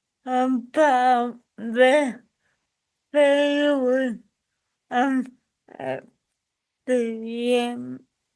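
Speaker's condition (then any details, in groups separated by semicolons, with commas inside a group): Cerebral palsy; from birth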